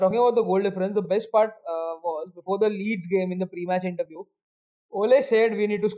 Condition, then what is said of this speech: No condition.